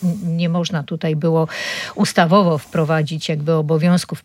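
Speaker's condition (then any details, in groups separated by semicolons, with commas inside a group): No condition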